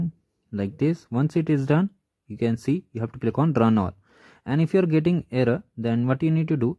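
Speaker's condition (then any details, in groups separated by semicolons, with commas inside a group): No condition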